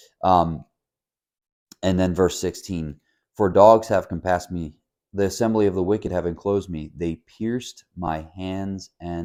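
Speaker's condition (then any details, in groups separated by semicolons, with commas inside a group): No condition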